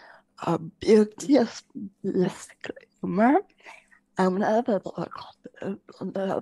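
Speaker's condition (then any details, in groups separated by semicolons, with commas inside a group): Generalized dystonia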